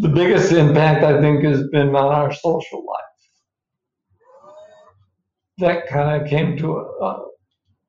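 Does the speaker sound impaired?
Yes: ALS; respiratory onset, diaphragm weakness, paralyzed from neck down, wheelchair, PEG feeding tube, eye gaze, no trach; several years since diagnosis, slow progression, 100% Trilogy ventilator breathing, bulbar just starting, choking problems; still talking, bulbar symptoms last to appear and just starting, frequent choking.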